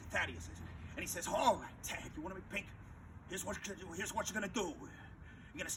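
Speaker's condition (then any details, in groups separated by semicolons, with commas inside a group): No condition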